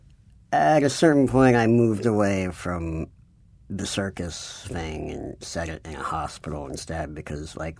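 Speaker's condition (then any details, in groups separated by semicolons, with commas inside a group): Cleft palate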